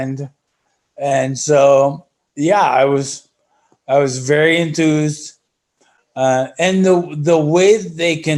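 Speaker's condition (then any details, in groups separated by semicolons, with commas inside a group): ALS; breathing affected after injection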